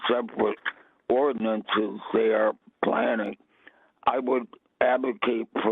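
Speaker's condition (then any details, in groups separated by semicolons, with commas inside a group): Vocal cord cancer; difficulty speaking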